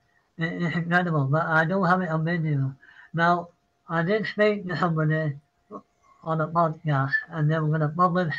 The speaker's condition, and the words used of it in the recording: Parkinson's disease. Sorry, I've got Parkinson's, I see a bit.